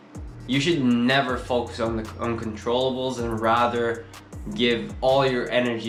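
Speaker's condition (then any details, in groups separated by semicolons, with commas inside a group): No condition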